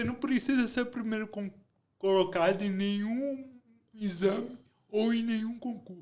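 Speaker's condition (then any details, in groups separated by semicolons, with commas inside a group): Cerebral palsy; low brain oxygen at birth, delayed delivery; over 40 years since onset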